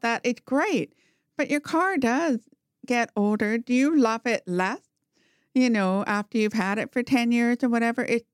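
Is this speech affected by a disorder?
Yes: profound hearing loss, congenital, bilateral; wears hearing aid in right ear, used captioning and FM receiver in law school.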